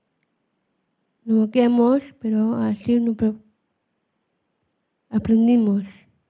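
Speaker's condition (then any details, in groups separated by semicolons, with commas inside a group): Down syndrome; support person Patricia Andrade of Peruvian Down syndrome society present on panel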